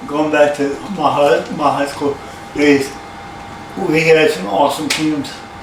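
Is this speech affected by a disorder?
Yes: cerebral palsy; from birth.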